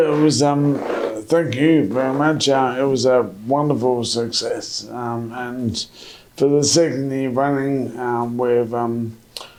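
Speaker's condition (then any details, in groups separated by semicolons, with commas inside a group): MND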